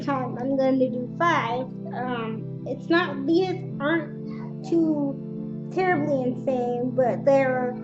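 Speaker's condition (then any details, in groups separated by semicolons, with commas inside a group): Cerebral palsy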